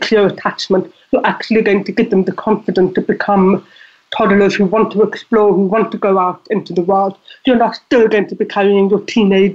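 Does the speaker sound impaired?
Yes: deafness; deafness audible in voice.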